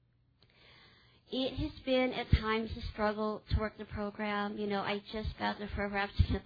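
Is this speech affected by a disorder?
Yes: cleft palate; congenital.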